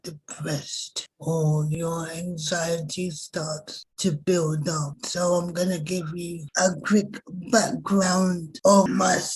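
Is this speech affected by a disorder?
Yes: cerebral palsy.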